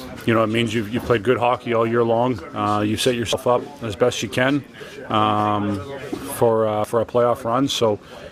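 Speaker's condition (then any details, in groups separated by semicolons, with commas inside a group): No condition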